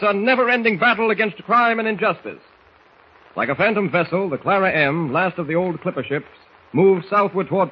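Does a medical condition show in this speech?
No.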